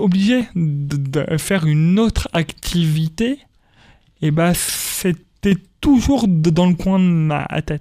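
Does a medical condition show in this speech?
Yes: stuttering; stuttering since early childhood at school, speech therapy helped, told elimination almost impossible; age 28, lives with stuttering and accepts it; stuttering persists, described by him as an accent; here repeated sounds, prolonged sounds.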